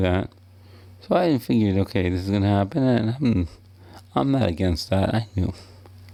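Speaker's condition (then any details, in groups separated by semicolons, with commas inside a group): Cerebral palsy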